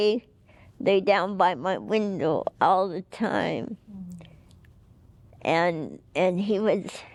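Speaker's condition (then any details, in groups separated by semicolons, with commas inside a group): Cerebral palsy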